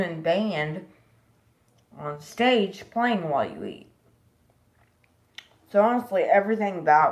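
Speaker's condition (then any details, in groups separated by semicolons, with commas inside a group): Disability causing slurred speech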